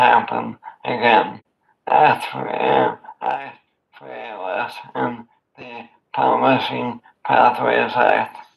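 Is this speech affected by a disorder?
Yes: ALS; voice and hands affected.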